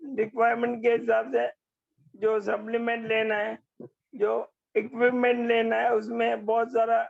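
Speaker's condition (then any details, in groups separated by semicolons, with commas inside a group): Motor neurone disease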